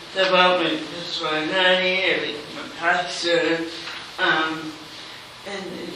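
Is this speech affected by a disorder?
Yes: cerebral palsy.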